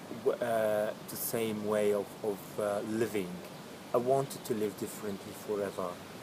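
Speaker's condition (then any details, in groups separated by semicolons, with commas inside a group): No condition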